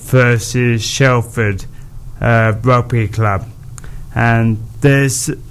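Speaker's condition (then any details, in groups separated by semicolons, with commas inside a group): Motor neurone disease; progressive neurological disorder affecting muscles throughout the body; diagnosed about nine months before recording, balance problems and falls, mobility impacted, drags legs walking; speech heavily impacted, slowed down, slurred around the edges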